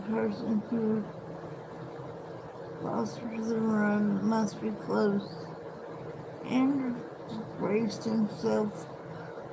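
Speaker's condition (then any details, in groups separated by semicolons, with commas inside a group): Cerebral palsy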